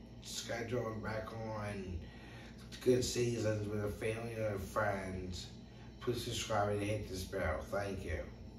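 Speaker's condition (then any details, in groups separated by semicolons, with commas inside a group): Brain injury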